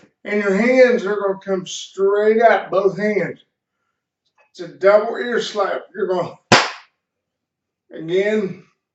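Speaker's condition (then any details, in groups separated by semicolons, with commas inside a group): Cerebral palsy; slight speech impediment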